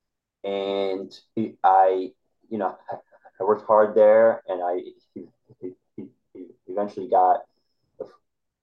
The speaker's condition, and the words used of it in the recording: Stuttering. It bothers me, angers me, and it's something I'm constantly trying to improve.